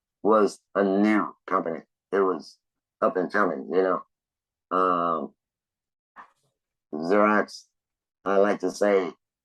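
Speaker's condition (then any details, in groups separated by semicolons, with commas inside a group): Laryngectomy; laryngectomy for cancer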